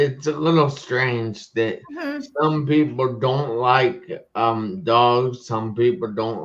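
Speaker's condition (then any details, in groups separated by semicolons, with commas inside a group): Traumatic brain injury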